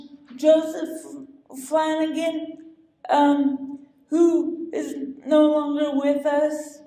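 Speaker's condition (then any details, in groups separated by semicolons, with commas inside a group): Cerebral palsy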